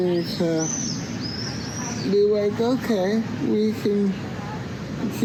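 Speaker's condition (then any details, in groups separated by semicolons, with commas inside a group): Cerebral palsy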